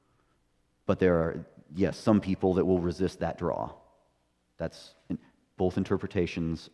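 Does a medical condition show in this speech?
No.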